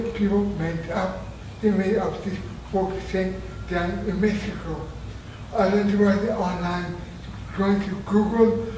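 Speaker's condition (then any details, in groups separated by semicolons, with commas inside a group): Traumatic brain injury; near-fatal injury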